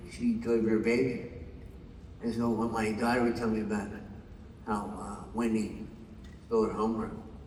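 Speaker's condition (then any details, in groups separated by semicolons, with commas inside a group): Parkinson's; loses train of thought mid-sentence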